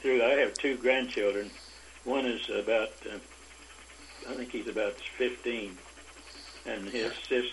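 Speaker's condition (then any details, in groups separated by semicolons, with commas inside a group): Parkinson's disease; age 88, no longer able to work, interview recorded by telephone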